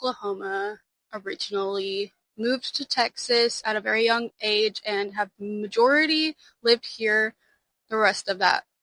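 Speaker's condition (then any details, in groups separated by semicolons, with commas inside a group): No condition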